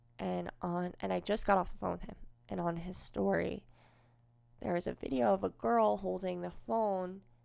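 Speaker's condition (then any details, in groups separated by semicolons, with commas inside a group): Cleft lip and palate, unilateral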